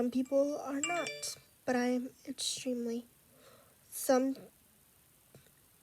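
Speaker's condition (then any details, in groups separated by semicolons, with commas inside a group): Cerebral palsy; unable to walk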